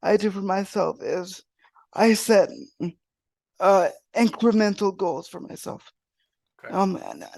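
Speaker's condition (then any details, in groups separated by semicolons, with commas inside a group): Cerebral palsy; wheelchair user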